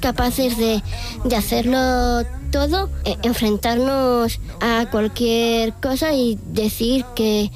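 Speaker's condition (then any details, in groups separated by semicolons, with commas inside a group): Down syndrome; debate and oratory training with down navarra team, yo tengo opinión league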